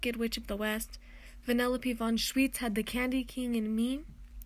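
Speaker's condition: No condition

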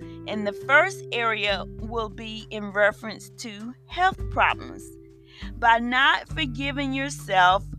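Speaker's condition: No condition

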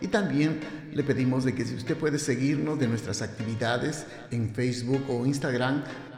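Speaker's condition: No condition

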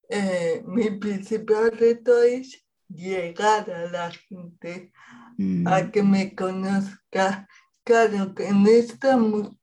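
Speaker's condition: Cerebral palsy; present at least 40 years

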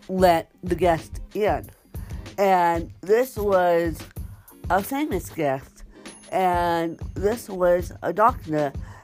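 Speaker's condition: Ataxic spastic cerebral palsy

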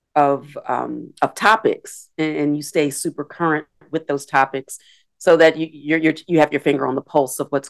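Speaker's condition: No condition

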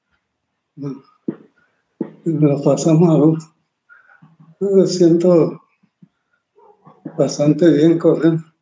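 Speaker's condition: Parkinson's disease; 23 years since onset

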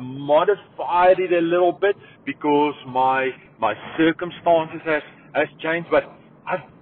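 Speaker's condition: No condition

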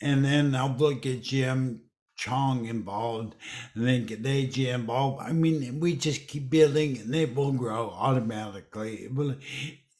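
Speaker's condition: Dysarthria; ruptured brain aneurysm then massive stroke two weeks later

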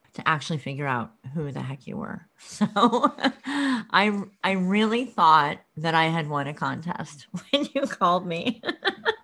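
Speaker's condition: Cleft lip and palate

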